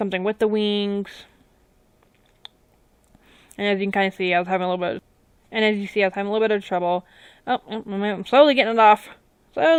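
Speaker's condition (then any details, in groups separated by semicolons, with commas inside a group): No condition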